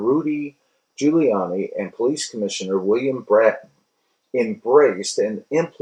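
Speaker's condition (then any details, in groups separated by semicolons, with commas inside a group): No condition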